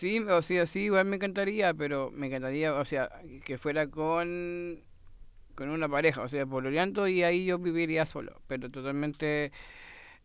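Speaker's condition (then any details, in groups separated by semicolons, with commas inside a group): Down syndrome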